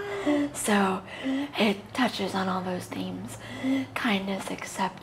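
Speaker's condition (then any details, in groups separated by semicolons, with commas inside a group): Cerebral palsy; very premature birth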